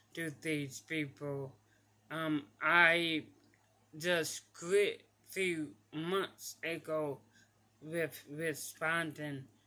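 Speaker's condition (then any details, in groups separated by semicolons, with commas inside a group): Mild cerebral palsy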